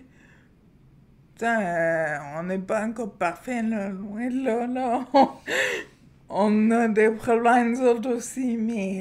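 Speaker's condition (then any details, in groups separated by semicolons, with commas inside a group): Friedreich's ataxia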